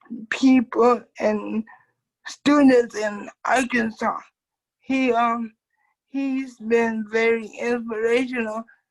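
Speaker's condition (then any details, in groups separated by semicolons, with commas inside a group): Cerebral palsy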